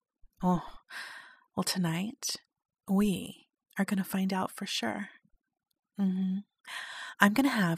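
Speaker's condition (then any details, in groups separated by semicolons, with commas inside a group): No condition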